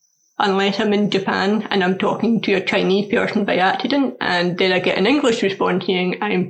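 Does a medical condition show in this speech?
Yes: deafness; learned to speak through speech therapy, progressive eyesight loss, learning braille; struggles hearing loudspeakers, often needs repetition, accent in foreign languages.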